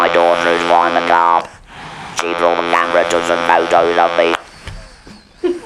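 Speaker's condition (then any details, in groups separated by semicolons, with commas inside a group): Laryngeal cancer with laryngectomy; laryngeal squamous cell carcinoma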